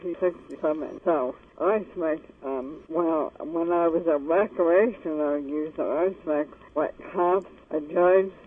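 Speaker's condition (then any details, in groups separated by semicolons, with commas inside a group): ALS; ALS diagnosed 1986, 23 years ago, given 3 to 5 years, major decline in first 3 years, wheelchair user; uses medical marijuana since 1989, Myakka Gold, describes self as disabled, on telephone with husband Bob; lost ability to cough, choked on saliva, choking resolved with cannabis, speech improved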